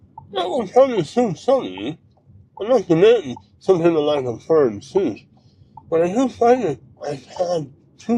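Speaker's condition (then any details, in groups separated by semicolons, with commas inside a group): Mouth cancer surgery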